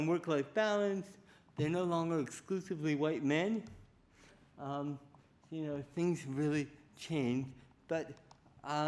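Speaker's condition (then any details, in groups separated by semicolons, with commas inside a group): Cerebral palsy; diagnosed at age four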